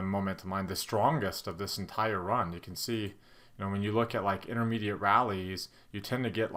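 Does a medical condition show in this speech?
No.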